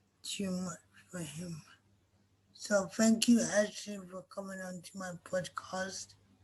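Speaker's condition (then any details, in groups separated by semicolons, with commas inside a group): Cerebral palsy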